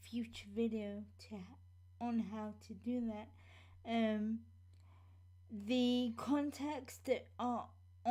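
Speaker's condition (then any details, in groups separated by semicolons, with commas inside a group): Cerebral palsy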